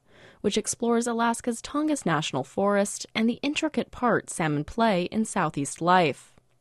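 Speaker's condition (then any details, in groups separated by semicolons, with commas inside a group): No condition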